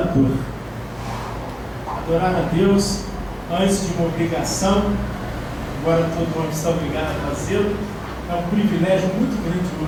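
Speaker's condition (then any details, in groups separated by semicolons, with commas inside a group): No condition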